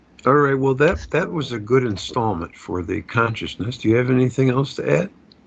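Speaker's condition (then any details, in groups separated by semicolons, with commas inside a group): No condition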